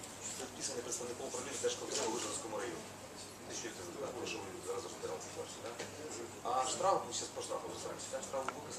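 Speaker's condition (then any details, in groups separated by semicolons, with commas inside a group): No condition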